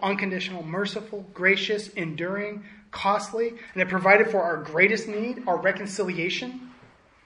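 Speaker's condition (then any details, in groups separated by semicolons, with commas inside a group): No condition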